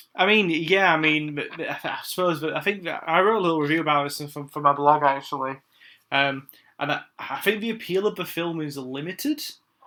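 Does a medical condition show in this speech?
No.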